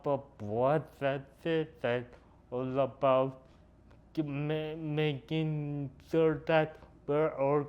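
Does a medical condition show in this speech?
Yes: cerebral palsy; noticeably atypical speech.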